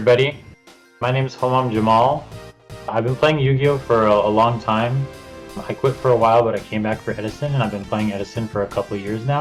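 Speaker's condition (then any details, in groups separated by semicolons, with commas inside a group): No condition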